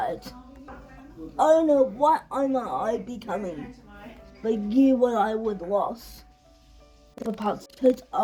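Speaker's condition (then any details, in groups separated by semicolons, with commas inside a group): Cerebral palsy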